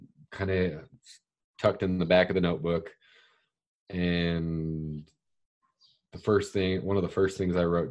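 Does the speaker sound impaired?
Yes: stutter; stutter since childhood, still present; stutter still heard daily, including when rapping, often unnoticed by listeners; here prolonged sounds, blocks.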